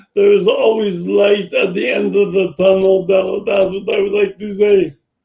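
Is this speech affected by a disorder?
Yes: brain injury.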